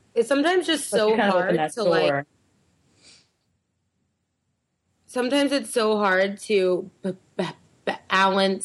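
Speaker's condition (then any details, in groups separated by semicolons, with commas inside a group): Stuttering; discloses stuttering to listeners (advertising) for past few years; audible stuttering, listeners sometimes confused by way of talking; repeated sounds, blocks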